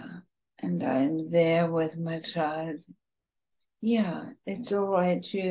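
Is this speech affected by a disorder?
Yes: ALS, bulbar form, bulbar onset.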